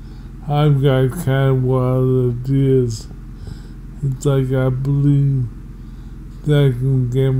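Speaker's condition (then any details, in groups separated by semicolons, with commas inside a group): Multiple sclerosis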